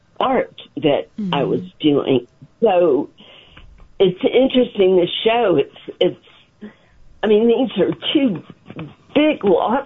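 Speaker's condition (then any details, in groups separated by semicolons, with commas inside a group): Essential tremor; essential tremors preventing visual art, permanent drop foot after fall during horseback riding lessons, walks slowly with pain; had spasmodic dysphonia for a while, helped by Botox treatments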